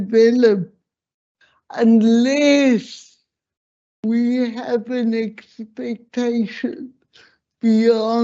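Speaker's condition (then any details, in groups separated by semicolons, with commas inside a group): Slurred speech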